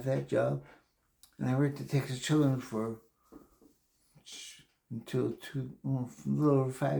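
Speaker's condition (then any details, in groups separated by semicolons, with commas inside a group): Brain injury; memory greatly affected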